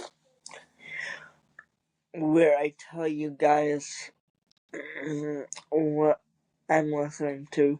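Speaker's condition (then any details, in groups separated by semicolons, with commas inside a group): Cerebral palsy; wheelchair user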